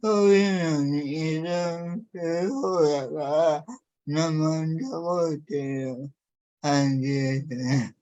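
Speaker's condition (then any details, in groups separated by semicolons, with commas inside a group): Cerebral palsy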